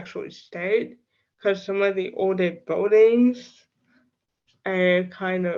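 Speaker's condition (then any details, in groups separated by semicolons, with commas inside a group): Cerebral palsy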